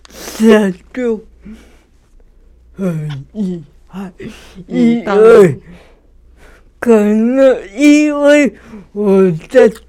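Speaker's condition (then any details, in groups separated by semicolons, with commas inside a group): Cerebral palsy; severe disability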